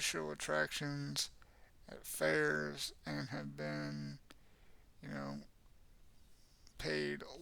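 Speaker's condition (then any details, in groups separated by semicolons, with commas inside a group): Cerebral palsy; from birth, severe brain bleed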